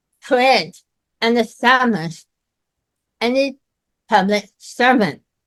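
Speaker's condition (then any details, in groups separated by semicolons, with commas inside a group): Myasthenia gravis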